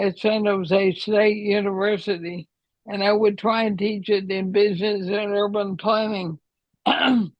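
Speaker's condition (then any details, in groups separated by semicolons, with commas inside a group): ALS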